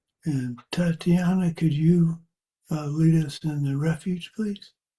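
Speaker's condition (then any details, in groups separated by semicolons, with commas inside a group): Parkinson's; age 73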